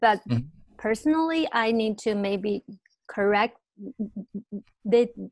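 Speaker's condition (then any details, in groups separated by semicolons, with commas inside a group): Stuttering; stuttering throughout life, still struggling with it; easier to understand than some non-stuttering Chinese speakers, knows exactly what to say but cannot say it normally; blocks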